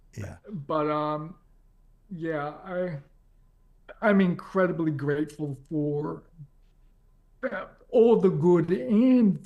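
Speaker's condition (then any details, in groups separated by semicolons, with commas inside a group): ALS; progressive, onset leg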